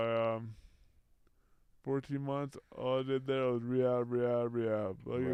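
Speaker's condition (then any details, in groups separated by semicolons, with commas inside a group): Brain injury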